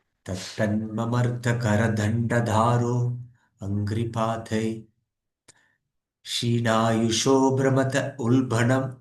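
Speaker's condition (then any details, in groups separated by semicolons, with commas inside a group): No condition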